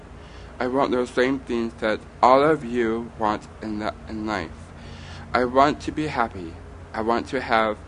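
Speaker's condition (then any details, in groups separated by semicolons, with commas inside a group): Down syndrome; young adult man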